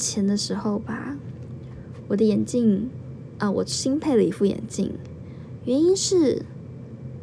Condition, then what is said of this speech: None; typical speech.